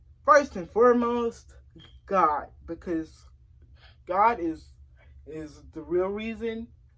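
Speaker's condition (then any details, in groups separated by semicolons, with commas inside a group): Cerebral palsy; since early childhood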